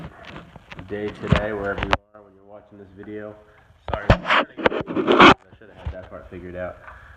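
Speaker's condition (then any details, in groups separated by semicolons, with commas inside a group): No condition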